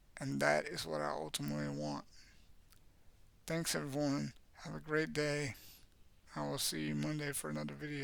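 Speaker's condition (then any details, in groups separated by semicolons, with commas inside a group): Cerebral palsy; has had speech therapy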